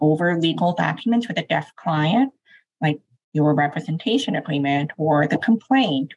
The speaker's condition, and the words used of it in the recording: Deafness. I'm deaf and I use cochlear implants to hear and I use spoken language to communicate, but I can also use American Sign Language to communicate.